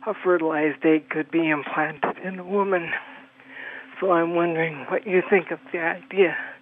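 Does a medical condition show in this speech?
Yes: Parkinson's; debilitating effects.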